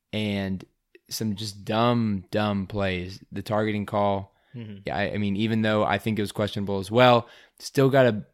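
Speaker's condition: No condition

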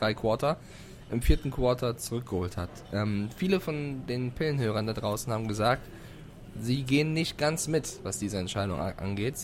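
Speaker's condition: No condition

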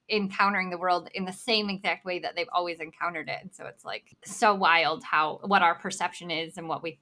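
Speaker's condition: Bilateral cleft lip and palate; congenital

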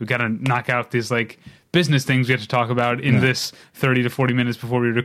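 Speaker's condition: No condition

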